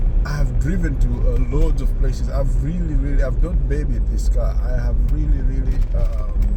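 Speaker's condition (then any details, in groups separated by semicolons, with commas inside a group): No condition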